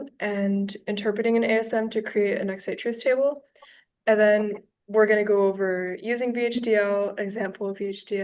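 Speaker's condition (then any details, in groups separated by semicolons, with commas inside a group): No condition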